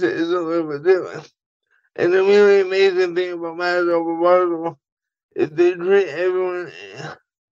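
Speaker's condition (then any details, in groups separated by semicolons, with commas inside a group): Cerebral palsy; talks funny sometimes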